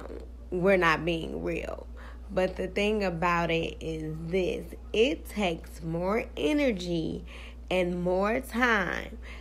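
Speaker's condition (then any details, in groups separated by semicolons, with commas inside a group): Cerebral palsy, spastic; now talking and breathing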